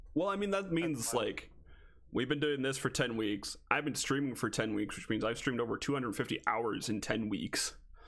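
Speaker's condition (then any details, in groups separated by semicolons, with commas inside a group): No condition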